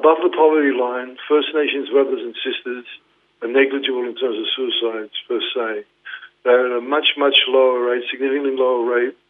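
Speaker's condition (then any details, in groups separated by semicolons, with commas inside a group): Parkinson's; diagnosed 2019, led to retirement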